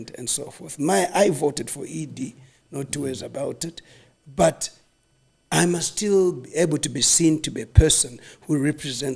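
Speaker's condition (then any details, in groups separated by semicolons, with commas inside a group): No condition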